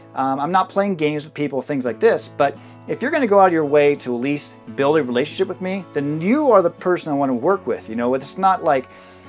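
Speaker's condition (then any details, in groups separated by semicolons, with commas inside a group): No condition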